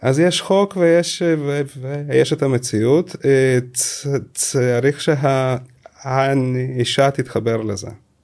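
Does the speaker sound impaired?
Yes: stuttering; word and part-word repetitions, frequent filler hesitations, takes extra time in podcast format; here repeated sounds, prolonged sounds.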